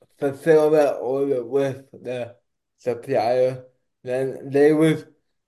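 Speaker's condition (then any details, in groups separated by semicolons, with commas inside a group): Cerebral palsy; not slurred, per host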